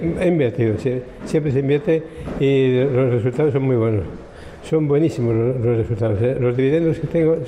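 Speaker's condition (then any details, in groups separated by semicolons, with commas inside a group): Parkinson's disease; about 19 years since onset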